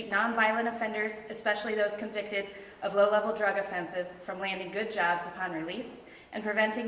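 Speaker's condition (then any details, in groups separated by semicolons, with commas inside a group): No condition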